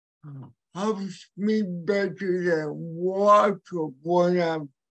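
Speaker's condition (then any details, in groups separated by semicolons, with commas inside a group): Cerebral palsy; hearing impaired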